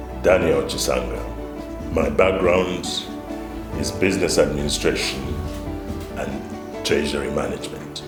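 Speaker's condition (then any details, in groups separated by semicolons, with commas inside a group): No condition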